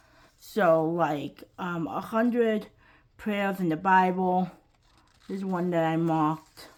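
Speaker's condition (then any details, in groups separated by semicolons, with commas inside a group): Cerebral palsy, quadriplegic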